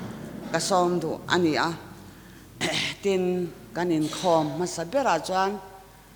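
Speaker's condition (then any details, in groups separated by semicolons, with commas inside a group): No condition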